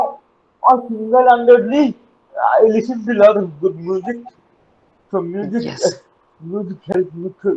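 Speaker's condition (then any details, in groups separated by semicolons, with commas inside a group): Cerebral palsy; uses wheelchair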